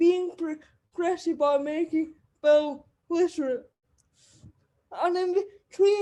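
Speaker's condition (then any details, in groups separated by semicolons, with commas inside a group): Cerebral palsy; wheelchair user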